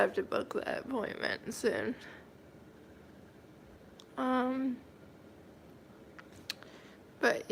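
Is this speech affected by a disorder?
Yes: cerebral palsy, mild.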